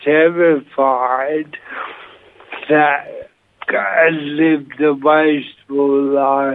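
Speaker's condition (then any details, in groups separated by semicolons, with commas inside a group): Motor neuron disease, severe; onset in feet with walking stick, progressive loss of movement, diagnosed at least 4-5 years ago; final stages, breathing mask, machine breathes for him, two minutes without it, Bethlehem Hospital; talking difficult, pauses with mouth closed to breathe, Scott Benton and Stefan Skoff talk for him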